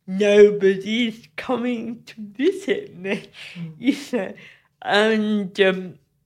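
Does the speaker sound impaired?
Yes: cerebral palsy; must move carefully.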